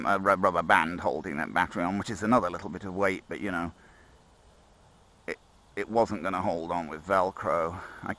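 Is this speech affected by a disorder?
No.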